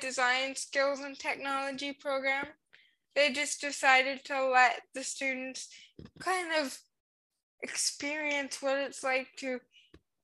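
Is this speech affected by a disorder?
Yes: cerebral palsy; congenital spastic cerebral palsy, slowed brain-to-muscle signalling, uses walker and AFOs (ankle-foot orthoses) for walking.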